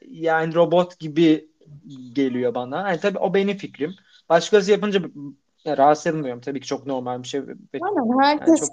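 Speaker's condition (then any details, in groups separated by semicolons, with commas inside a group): No condition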